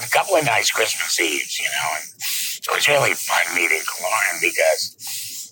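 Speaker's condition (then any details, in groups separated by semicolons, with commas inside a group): Laryngectomy; esophageal speech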